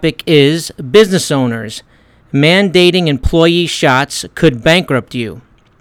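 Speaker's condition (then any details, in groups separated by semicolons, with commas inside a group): No condition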